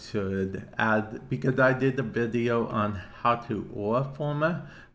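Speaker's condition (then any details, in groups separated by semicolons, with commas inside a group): Cerebral palsy; affects speech to an extent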